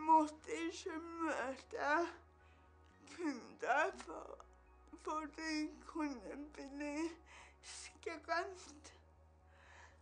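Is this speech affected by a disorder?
Yes: cerebral palsy; onset at birth, umbilical cord around neck, oxygen deprivation, brain damage.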